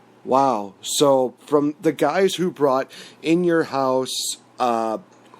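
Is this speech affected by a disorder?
No.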